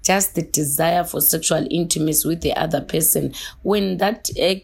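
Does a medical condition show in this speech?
No.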